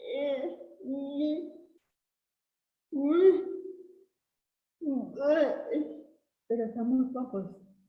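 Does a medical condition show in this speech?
Yes: cerebral palsy; since birth.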